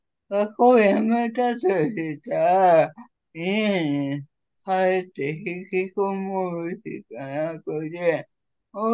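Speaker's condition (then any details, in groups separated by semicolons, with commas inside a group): Cerebral palsy; severe, uses a wheelchair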